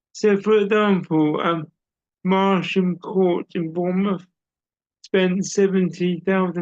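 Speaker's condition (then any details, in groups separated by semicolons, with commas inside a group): Cerebral palsy; uses wheelchair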